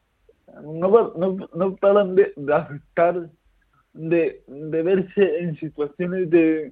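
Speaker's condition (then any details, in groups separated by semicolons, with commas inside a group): Cerebral palsy; nervous system damage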